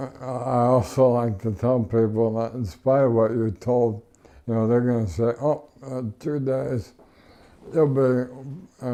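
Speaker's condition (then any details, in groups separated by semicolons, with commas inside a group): ALS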